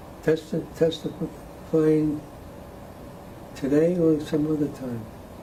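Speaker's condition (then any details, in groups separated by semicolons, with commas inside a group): Parkinson's disease; needs to keep voice level up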